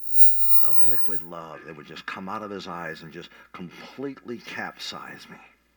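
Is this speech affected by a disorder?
Yes: cleft palate; congenital cleft palate with other complications, not expected to survive first week, once stopped breathing, revived by nurse.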